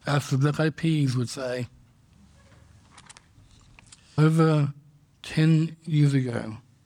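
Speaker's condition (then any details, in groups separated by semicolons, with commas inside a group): Down syndrome; congenital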